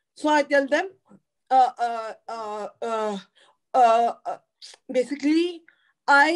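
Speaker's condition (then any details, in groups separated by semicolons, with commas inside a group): Cerebral palsy; could not talk in early childhood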